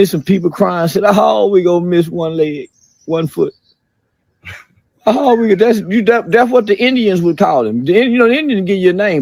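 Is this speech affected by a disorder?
No.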